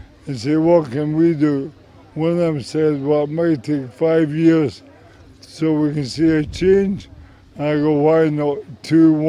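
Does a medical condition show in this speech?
Yes: MND; about 4.5 years since diagnosis.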